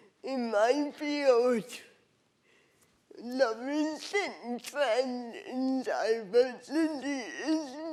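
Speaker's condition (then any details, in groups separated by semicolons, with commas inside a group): Cerebral palsy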